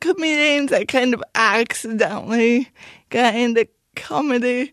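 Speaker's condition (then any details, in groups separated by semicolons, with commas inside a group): Cerebral palsy; speech noticeably affected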